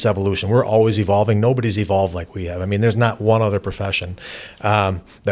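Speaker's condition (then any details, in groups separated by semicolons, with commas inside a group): No condition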